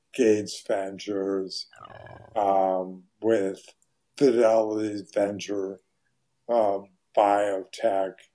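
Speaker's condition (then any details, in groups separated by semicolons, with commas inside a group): ALS; voice very hoarse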